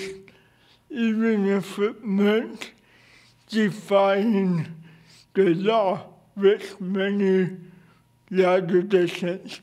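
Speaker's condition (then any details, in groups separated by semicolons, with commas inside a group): Cerebral palsy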